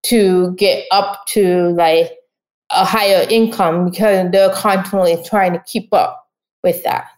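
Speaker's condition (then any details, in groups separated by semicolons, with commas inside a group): Deafness; lifelong, cannot use audio-only resources or screen readers; follows conversation via live ai transcription on tablet; speaks unaided, ai transcription needed adapting to own voice, cannot understand own recorded speech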